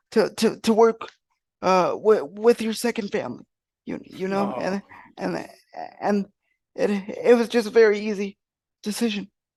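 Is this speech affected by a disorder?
Yes: cerebral palsy; wheelchair user.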